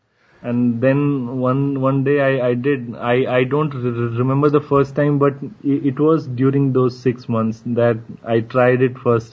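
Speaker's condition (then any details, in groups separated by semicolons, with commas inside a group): Stuttering; fluency-focused approach earlier, six months of bouncing and open disclosure at schools with Samagra NGO; stuttering modification, voluntary stuttering with bounces, learned through Samagra and Dr. Sachin; variable stuttering, blocks incl. silent blocks, mild in interview, more stuttering formerly when avoiding; repeated words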